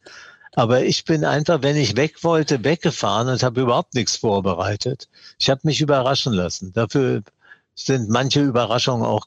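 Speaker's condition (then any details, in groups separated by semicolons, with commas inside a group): Parkinson's disease; milder course than severe cases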